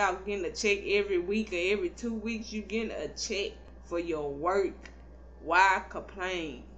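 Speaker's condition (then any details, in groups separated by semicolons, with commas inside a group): Cerebral palsy; not paralyzed, can stand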